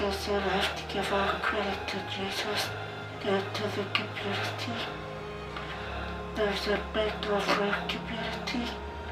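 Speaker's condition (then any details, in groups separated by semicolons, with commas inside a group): Fus ALS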